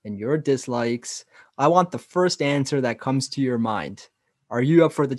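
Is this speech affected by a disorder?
No.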